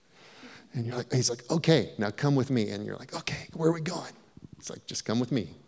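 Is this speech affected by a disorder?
No.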